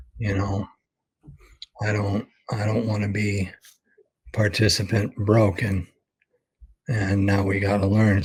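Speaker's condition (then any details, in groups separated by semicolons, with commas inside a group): ALS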